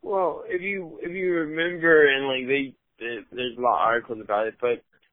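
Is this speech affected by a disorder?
Yes: cerebral palsy; from birth, mild, used AFOs, SMAFOs, leg immobilizers, physical and occupational therapy, never forearm crutches; had speech therapy.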